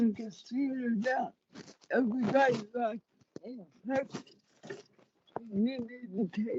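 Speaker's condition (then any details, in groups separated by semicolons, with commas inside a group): Cerebral palsy; speech affected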